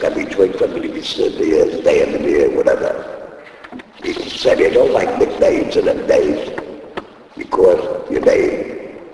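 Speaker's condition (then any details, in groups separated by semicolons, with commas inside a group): Laryngectomy; voice box removed by operation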